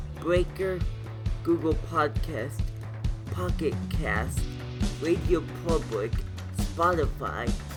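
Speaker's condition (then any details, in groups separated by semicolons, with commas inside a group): Cerebral palsy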